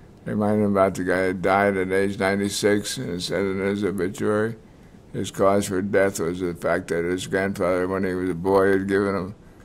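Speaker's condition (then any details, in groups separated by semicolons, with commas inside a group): Multiple sclerosis; diagnosed decades ago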